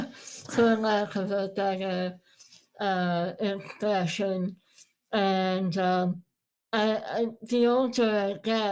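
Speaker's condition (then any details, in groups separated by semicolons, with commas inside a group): Moebius syndrome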